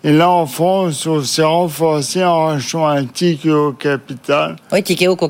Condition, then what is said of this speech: ALS (motor neuron disease). Je pense que les spectateurs sont en train mm. d'augmenter le son de leur télé, mm. voire de zapper.